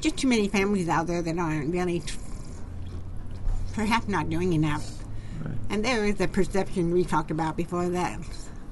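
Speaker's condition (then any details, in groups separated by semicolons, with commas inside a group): Deafness, profound, genetic, severe; cochlear implants for a couple of years, bypass damaged nerve, formerly hearing aids, groups still hard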